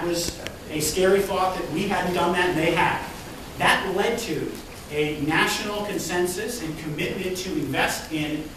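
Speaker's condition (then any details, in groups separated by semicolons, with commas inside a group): No condition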